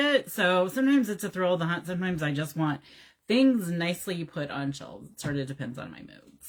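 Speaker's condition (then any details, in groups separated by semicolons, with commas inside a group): No condition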